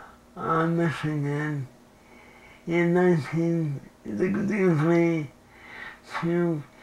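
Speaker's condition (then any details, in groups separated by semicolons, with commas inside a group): ALS; about 15 years since diagnosis, severe muscle wasting, hospice, BiPAP; breathing diminished, needs oxygen or BiPAP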